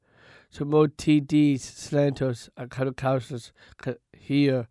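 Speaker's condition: Down syndrome; learned to talk

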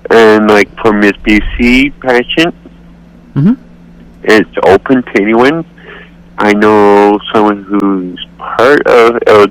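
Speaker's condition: Cerebral palsy; accepts own voice

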